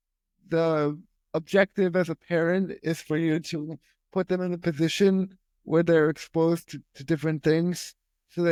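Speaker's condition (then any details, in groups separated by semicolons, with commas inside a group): Spastic quadriplegic cerebral palsy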